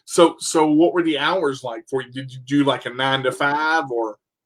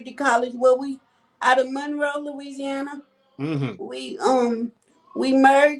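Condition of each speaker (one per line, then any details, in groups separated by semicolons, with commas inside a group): No condition
Cerebral palsy; quadriplegic type, all four limbs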